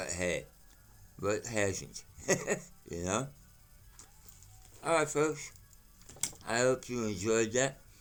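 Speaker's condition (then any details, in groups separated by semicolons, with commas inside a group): Mouth cancer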